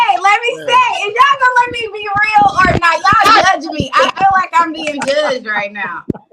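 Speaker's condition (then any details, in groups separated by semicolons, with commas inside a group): No condition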